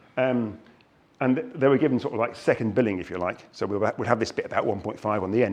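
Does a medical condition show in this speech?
No.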